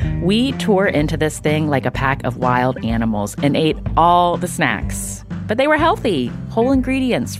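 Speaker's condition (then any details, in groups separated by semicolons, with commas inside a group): No condition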